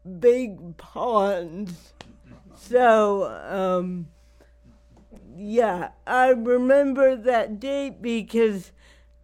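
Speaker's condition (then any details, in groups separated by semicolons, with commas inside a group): Cerebral palsy; not degenerative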